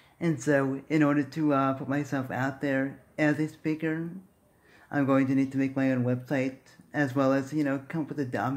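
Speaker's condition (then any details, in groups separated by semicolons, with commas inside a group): Cerebral palsy; speaks fast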